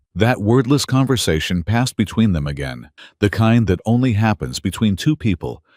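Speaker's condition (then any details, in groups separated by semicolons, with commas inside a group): No condition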